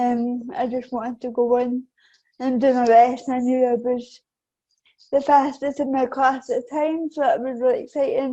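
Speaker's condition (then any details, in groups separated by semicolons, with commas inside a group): Cerebral palsy; affects balance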